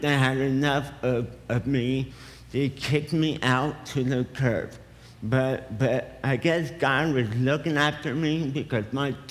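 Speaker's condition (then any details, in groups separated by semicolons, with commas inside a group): Cerebral palsy; affects speech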